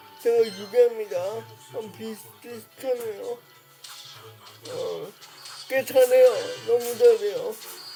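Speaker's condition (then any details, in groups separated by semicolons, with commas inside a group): Brain lesion disability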